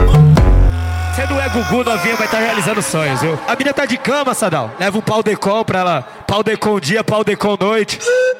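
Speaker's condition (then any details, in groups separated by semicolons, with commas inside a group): No condition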